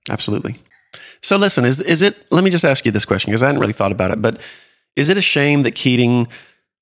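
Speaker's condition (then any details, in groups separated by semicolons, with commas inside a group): No condition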